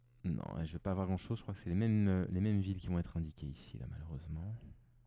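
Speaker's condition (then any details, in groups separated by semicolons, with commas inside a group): No condition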